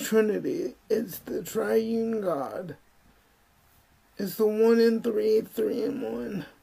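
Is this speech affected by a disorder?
Yes: spastic cerebral palsy; uses wheelchair.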